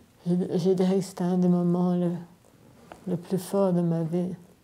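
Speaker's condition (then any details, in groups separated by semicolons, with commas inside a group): Parkinson's disease; deep brain stimulation implant; 10 years since DBS, reduced medication, daily physiotherapy; voice lost its power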